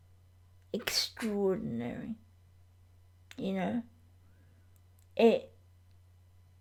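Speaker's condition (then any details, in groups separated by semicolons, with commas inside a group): Cerebral palsy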